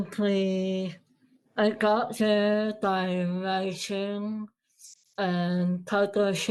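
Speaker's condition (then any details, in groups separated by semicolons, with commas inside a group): Moebius syndrome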